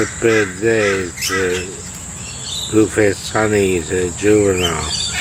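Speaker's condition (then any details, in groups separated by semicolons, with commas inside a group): Slurred speech from poisoning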